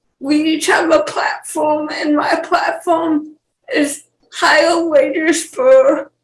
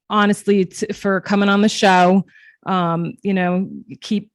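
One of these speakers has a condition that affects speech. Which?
The first: cerebral palsy; since childhood, uses wheelchair, wears braces; age 28, needs help with most daily tasks; speech issues, uses text-to-speech and speech-to-text.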